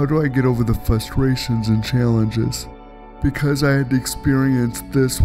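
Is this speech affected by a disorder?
Yes: cerebral palsy.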